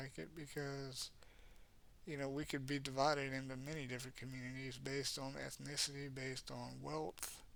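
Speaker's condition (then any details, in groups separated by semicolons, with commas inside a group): Cerebral palsy; has had speech therapy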